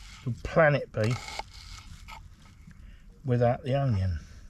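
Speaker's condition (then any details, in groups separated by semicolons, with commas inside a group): No condition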